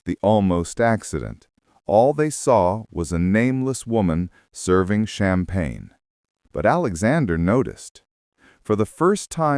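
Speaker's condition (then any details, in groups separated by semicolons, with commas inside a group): No condition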